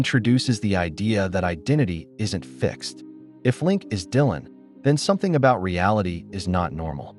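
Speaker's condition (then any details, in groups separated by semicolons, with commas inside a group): No condition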